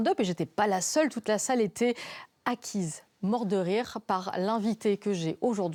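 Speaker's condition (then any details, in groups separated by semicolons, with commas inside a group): No condition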